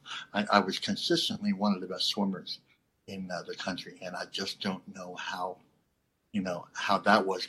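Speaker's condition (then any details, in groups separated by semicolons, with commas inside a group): Cleft lip and palate; lisp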